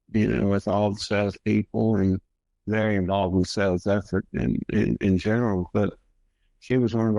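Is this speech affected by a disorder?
Yes: multiple sclerosis.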